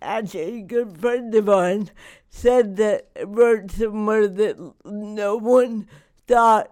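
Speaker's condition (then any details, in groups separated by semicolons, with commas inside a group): Cerebral palsy; not degenerative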